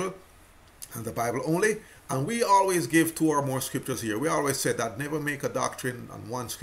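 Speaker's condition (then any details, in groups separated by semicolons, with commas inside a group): No condition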